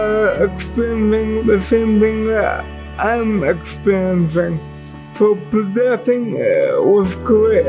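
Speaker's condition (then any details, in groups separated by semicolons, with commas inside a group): Cerebral palsy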